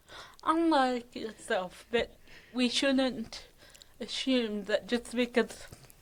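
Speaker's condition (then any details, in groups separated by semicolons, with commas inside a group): Cerebral palsy (athetoid); fatigue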